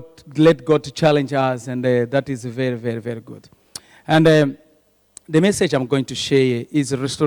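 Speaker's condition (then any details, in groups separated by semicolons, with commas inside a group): No condition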